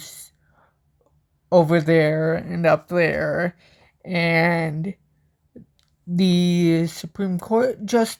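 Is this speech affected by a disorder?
Yes: cerebral palsy.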